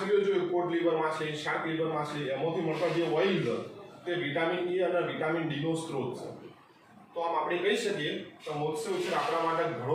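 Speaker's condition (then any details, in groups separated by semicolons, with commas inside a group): No condition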